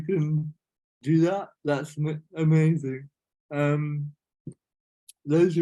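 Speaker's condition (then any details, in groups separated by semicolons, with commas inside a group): Cerebral palsy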